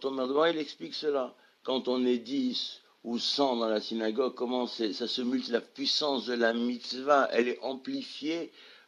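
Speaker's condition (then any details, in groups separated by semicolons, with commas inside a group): No condition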